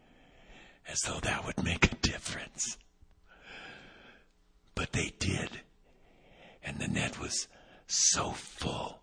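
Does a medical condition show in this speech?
Yes: vocal cord paralysis, unilateral.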